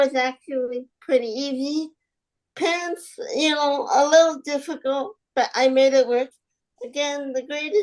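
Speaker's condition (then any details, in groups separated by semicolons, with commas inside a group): Spastic quadriplegic cerebral palsy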